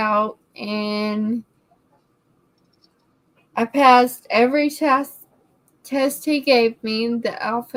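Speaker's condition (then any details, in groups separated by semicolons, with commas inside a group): Cerebellar ataxia; could not blow properly into breathalyzer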